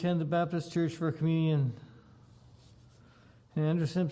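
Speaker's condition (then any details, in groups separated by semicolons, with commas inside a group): Parkinson's disease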